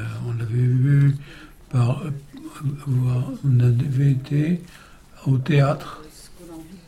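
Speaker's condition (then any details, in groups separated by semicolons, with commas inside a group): Aphasia; severe at onset, three weeks in hospital, body nearly fully recovered, memory affected; attends GAIF aphasia association workshops including writing workshop, GAIF contacted by wife Marion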